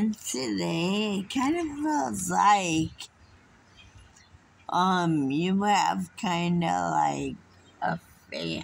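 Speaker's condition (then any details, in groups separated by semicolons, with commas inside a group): Friedreich's ataxia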